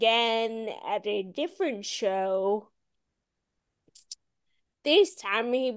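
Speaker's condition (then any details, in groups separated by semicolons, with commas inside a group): Friedreich's ataxia; symptoms from about 13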